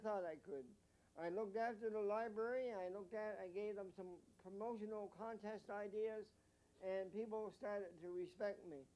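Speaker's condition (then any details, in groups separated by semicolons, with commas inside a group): Mild cerebral palsy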